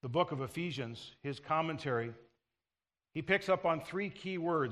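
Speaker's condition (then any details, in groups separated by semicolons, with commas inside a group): No condition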